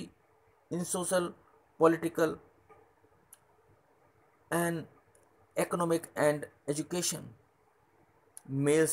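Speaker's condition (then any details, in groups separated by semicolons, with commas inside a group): No condition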